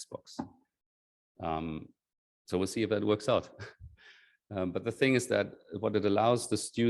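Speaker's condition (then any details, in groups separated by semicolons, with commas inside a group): No condition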